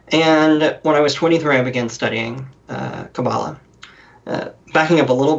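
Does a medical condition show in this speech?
Yes: cleft lip and palate; different, more nasal-sounding voice due to cleft, talks differently.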